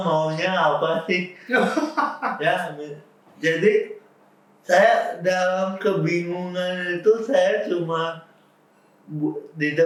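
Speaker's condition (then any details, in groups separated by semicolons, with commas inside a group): Cerebral palsy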